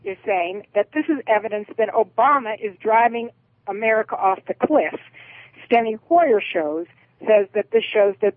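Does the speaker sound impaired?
No.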